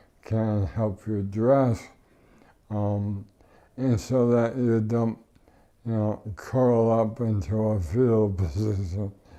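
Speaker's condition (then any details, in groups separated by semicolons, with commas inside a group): ALS; tracheotomy, ventilator, wheelchair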